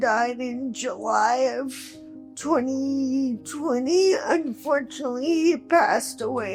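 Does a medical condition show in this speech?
Yes: cerebral palsy, quadriplegic; able to speak.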